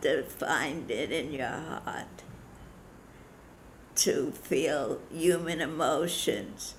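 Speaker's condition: Parkinson's disease; followed own path

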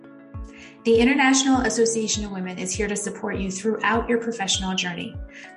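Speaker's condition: No condition

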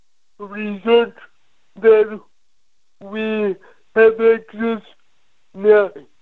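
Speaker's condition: Cerebral palsy; from birth

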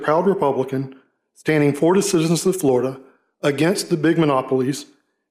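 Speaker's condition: No condition

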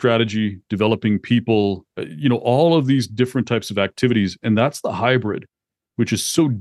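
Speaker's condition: No condition

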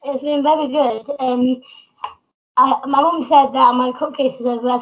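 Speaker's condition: Down syndrome; extra copy of chromosome 21, 47 chromosomes, present from birth, learned to walk late, slower to do things

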